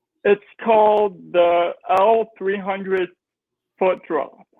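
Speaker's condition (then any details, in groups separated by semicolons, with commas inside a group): Cerebral palsy; brain injury; nonverbal at age 3, speech therapy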